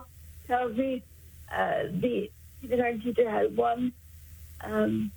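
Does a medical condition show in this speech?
Yes: cerebral palsy; congenital, caused by lack of oxygen to brain at birth, born about 3 months early, daily physical therapy in school.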